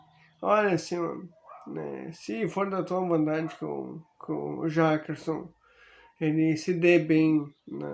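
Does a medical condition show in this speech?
Yes: amyotrophic lateral sclerosis.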